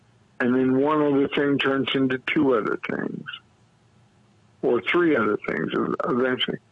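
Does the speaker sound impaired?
Yes: cerebral palsy; premature low birth weight, month in incubator, diagnosed at 3 days, newborn chest compressed on inhaling, heels tapped.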